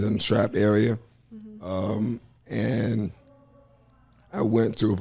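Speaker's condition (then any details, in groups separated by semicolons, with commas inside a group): ALS; upper motor neuron onset in upper body, tongue atrophy; slow progressing, diagnosed at 30, about five years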